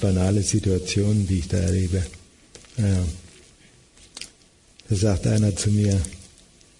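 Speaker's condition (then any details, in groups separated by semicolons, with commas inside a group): Parkinson's disease; tremor-free on stage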